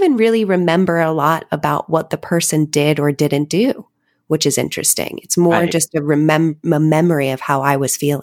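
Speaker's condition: No condition

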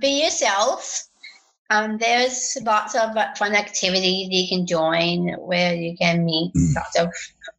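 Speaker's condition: Down syndrome; adult woman

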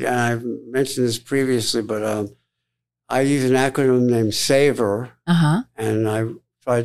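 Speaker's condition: Tongue cancer surgery; tongue (glossopharyngeal) cancer, tongue lesion found on biopsy, surgically excised; survivor after tongue surgery

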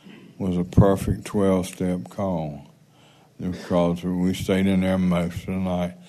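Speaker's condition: Parkinson's

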